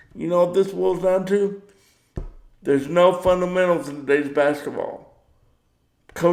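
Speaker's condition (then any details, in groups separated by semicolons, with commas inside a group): Cerebral palsy; power wheelchair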